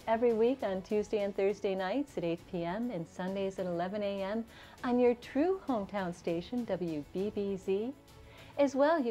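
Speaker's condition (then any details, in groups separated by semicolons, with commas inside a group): No condition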